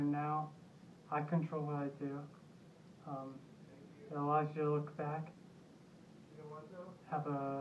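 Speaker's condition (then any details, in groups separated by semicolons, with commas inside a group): Severe traumatic brain injury; severe, caused by motorcycle accident, short-term memory problems; about eleven weeks post-injury, after ICU and neurological rehabilitation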